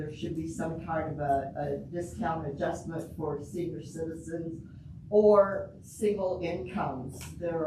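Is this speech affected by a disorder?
No.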